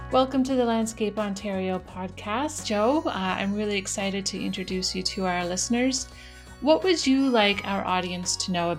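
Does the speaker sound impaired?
No.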